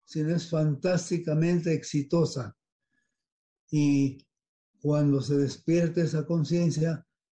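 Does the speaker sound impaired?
Yes: Parkinson's disease; onset 12 to almost 13 years ago, age 93, dopamine pills, affects smell, taste, balance, body rigidity; no tremor, fairly controlled, sudden difficulty swallowing and salivating about four months ago.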